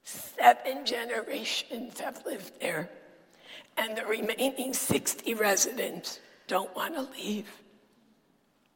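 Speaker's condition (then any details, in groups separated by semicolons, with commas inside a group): Dysphonia; still preaches with this voice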